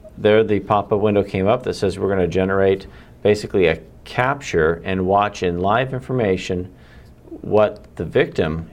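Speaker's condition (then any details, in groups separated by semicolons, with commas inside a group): No condition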